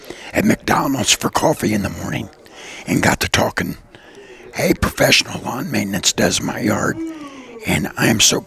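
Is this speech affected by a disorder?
Yes: throat cancer survivor; cancer beaten; raspy voice.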